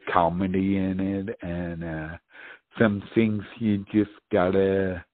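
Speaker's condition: Speech impediment; uncoordinated movement

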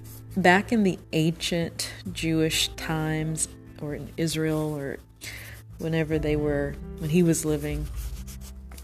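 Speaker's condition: No condition

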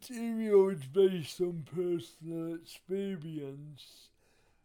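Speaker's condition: Cerebral palsy; wheelchair user

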